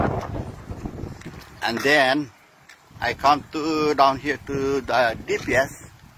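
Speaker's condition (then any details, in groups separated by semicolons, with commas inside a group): No condition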